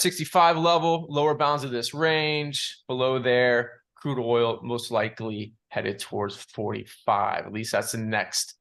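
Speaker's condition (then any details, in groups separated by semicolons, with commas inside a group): No condition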